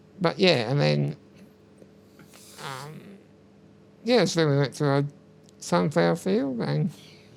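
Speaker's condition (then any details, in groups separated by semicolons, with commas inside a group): Muscular dystrophy; uses wheelchair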